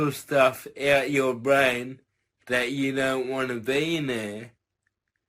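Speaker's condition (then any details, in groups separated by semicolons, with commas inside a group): Cerebral palsy; from birth, tight muscles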